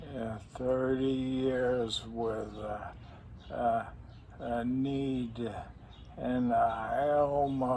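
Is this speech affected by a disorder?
Yes: ALS.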